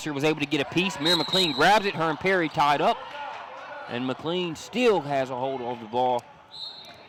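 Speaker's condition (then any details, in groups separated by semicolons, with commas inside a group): No condition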